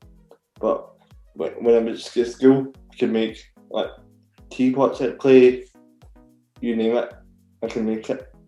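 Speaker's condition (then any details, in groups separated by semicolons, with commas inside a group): Cerebral palsy; very rigid body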